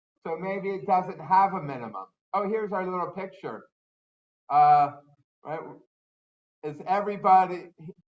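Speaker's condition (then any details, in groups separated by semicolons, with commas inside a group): No condition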